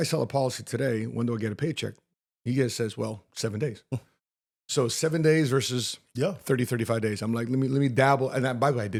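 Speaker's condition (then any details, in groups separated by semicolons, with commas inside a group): No condition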